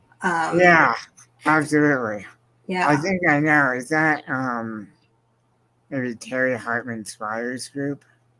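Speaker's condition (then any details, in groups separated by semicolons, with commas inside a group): Spinal muscular atrophy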